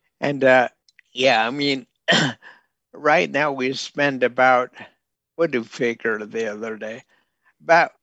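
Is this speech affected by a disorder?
Yes: bulbar onset ALS; bulbar onset Lou Gehrig's disease, neurological, affects nerves and muscles, mouth, nose, throat first, then hands; severely impaired, very slow, likened to elderly drunk man, calls self unable to talk.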